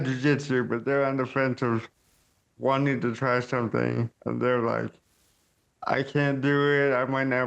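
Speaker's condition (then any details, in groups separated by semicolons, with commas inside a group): Cerebral palsy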